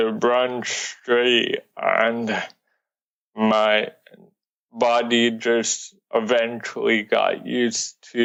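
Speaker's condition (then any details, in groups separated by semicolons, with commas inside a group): Cerebral palsy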